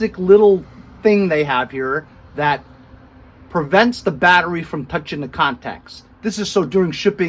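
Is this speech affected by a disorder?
No.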